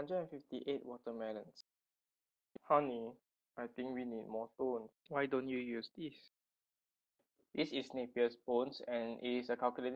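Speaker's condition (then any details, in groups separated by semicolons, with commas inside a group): No condition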